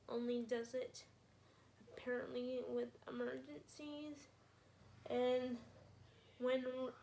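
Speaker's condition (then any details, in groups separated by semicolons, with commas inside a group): Spastic quadriplegic cerebral palsy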